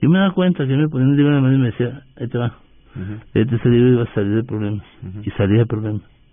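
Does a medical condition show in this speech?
Yes: Parkinson's disease; stooped posture at times, loss of strength, walking, running and tennis prescribed by neurologist; under neurologist care, seen last week; voice sometimes trembles, sometimes not understood at all.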